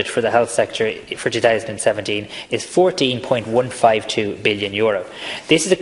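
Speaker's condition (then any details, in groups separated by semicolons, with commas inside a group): No condition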